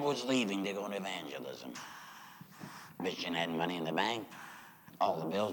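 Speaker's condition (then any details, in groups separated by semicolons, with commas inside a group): Laryngectomy; chemo and radiation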